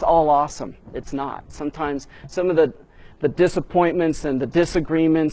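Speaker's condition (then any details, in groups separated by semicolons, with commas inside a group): No condition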